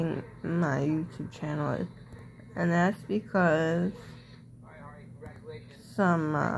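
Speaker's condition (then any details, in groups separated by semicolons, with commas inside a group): Cerebral palsy; sounds out of breath after therapy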